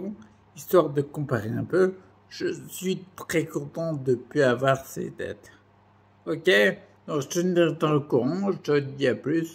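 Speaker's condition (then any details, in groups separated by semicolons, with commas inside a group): Primary progressive multiple sclerosis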